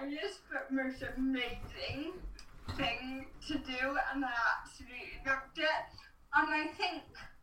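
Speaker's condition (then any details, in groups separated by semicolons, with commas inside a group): Cerebral palsy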